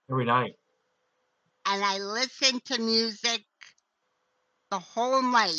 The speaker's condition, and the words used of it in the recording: Cerebral palsy. But what ruined my voice was when they incubated me, they destroyed my vocal cords.